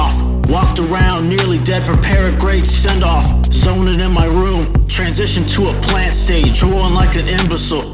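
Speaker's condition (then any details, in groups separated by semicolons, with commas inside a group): No condition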